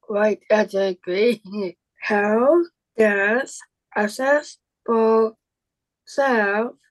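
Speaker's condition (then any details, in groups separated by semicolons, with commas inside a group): Down syndrome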